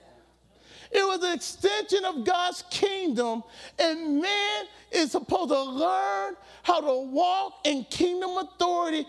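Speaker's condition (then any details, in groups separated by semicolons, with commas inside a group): No condition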